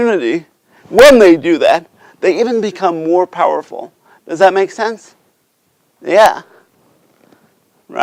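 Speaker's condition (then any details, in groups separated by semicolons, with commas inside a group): Cerebral palsy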